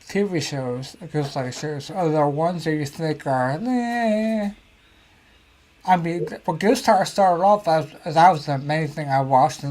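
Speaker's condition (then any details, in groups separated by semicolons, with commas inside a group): Ataxia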